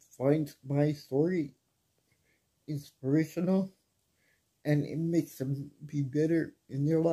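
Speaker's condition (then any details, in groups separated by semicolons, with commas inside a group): Athetoid cerebral palsy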